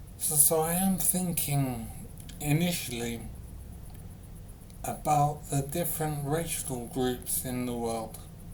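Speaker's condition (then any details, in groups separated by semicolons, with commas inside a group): Brain injury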